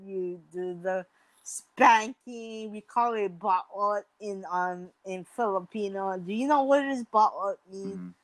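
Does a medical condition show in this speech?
Yes: mild cerebral palsy.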